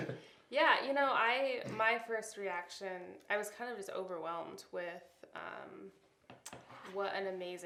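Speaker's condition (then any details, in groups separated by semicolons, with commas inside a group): No condition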